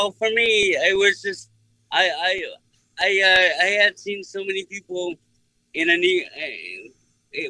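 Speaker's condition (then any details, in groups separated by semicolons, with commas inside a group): Cerebral palsy; speech unaffected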